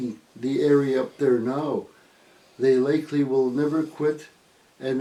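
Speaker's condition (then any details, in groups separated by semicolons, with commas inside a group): No condition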